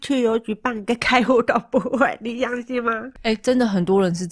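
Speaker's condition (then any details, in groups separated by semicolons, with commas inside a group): Moderate-to-severe hearing loss; rehabilitation to dance again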